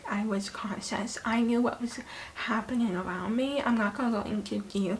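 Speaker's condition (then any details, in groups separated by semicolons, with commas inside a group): Hemiplegic cerebral palsy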